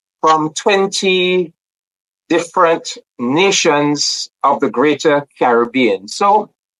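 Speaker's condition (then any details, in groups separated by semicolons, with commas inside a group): No condition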